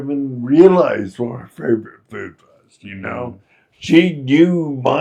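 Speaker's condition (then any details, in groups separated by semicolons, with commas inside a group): Friedreich's ataxia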